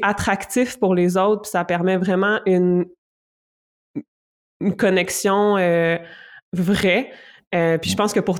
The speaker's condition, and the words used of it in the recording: Stuttering. Je suis orthophoniste, je fais un doctorat sur le bégaiement et je suis une adulte qui bégaye.